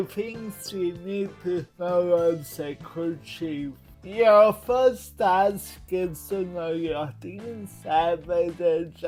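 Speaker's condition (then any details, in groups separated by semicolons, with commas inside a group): Cerebral palsy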